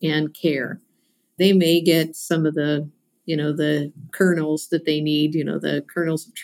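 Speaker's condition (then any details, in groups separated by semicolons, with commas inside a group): No condition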